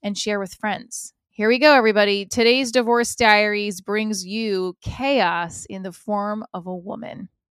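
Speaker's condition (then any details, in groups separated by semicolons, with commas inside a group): No condition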